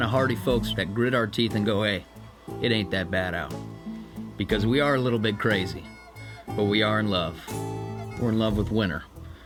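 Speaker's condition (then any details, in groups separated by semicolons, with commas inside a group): No condition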